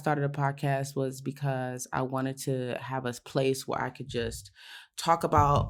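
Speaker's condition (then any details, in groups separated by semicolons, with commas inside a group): No condition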